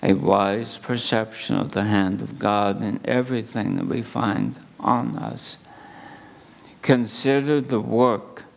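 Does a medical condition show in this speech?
Yes: ALS; under neurologist care.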